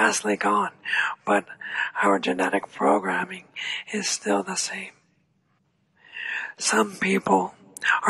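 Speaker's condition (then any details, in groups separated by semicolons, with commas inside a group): ALS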